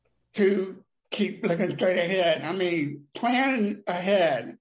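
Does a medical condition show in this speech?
Yes: deafness; speech problem, mocked in childhood for talking funny and too loud.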